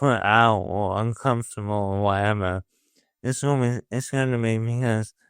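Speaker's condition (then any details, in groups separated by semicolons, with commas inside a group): Motor neuron disease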